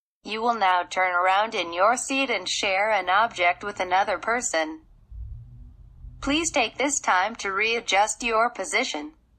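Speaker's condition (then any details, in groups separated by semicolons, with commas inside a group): No condition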